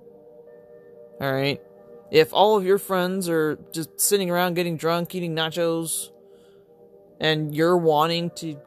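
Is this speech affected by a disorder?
No.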